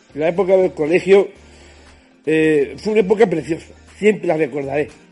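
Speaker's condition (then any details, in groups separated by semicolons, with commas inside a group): Down syndrome; genetic disorder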